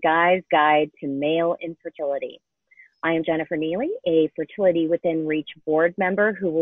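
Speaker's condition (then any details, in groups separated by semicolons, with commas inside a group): No condition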